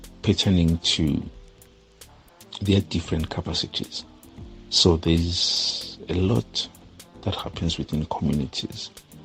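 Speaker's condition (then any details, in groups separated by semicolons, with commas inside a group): No condition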